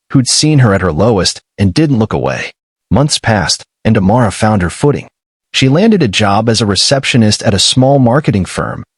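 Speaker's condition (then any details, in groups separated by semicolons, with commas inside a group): No condition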